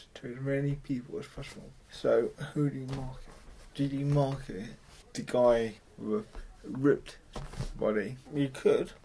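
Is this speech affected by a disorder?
Yes: cerebral palsy, mild.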